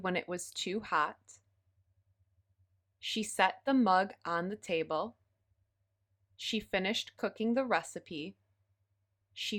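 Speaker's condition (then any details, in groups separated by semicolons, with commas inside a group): No condition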